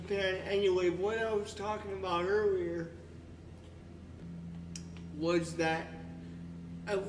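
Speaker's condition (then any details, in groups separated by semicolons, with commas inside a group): Cerebral palsy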